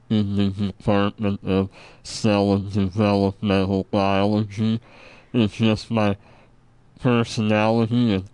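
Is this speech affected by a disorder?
Yes: Treacher Collins syndrome; congenital genetic, no ears or ear canals, no eye sockets or cheekbones, jaw deformities, cleft palate.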